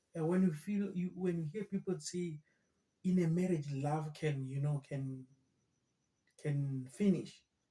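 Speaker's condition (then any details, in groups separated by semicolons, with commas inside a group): No condition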